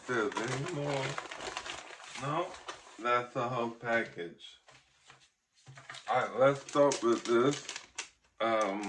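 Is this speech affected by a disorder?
Yes: ataxic cerebral palsy.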